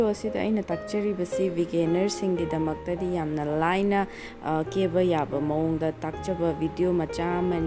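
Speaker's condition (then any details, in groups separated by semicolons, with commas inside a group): No condition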